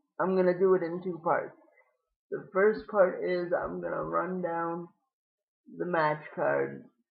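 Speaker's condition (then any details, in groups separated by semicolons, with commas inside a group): Cerebral palsy; wheelchair bound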